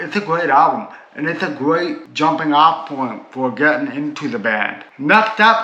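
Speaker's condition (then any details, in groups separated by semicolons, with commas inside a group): Cerebral palsy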